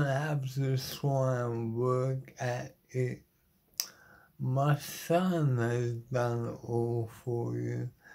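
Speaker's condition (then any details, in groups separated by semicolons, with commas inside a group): Motor neuron disease; terminal; body failing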